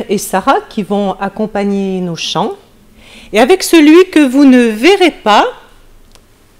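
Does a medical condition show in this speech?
No.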